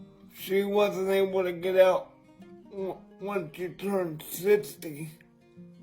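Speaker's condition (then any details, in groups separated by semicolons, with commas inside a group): Cerebral palsy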